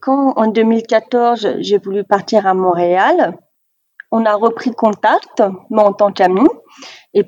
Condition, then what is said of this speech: Deafness. Je suis oraliste, je signe aussi un petit peu, du moins je pratique un petit peu la langue